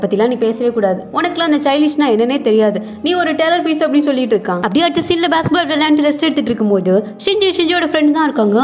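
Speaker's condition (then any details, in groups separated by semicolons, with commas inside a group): No condition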